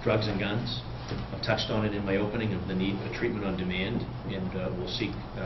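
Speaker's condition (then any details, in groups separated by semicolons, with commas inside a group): No condition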